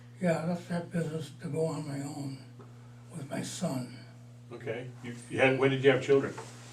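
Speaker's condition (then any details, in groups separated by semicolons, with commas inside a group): Parkinson's disease, mild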